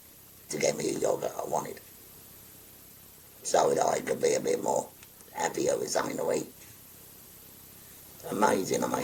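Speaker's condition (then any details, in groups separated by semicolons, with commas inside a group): Laryngectomy; total laryngectomy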